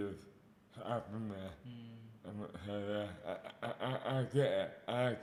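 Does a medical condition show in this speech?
Yes: dystonia; mouth impairment affects speech.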